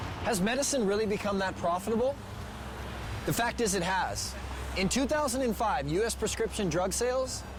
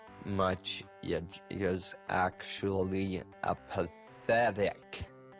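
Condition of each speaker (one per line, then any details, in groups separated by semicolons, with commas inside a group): No condition
Multiple sclerosis; after smoking marijuana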